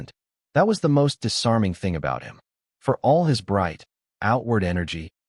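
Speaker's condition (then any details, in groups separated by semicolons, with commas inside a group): No condition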